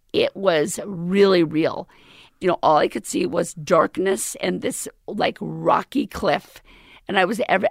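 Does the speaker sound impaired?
Yes: left vocal cord paralysis, left unilateral; permanent left cord, near-fatal pneumonia two years ago, intubation, tracheostomy, feeding tube, steroid injections; recent type 1 thyroplasty with implant joining cords, may need another surgery, still hard to swallow; current voice temporary after recent surgery, could not talk or swallow during acute illness.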